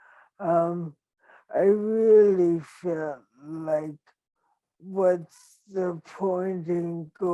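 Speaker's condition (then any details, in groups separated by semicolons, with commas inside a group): ALS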